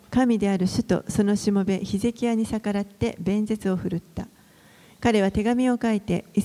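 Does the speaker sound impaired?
No.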